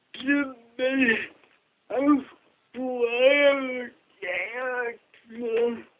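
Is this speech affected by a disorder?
Yes: cerebral palsy; from birth; speech hard for others to understand, friend Judy interprets and repeats her answers for listeners.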